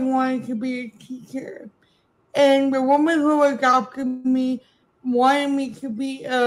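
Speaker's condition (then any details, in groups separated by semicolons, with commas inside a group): Cerebral palsy; speech affected, sounds like past stroke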